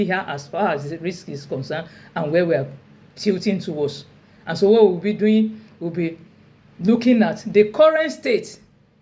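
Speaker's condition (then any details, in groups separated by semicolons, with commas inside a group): No condition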